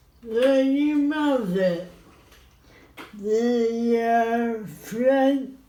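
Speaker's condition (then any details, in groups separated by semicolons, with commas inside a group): Cerebral palsy; spastic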